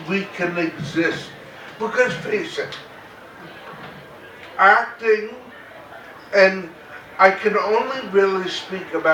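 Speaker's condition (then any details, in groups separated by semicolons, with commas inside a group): Cerebral palsy; very mild form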